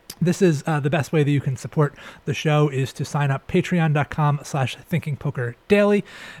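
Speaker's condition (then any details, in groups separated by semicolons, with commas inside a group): No condition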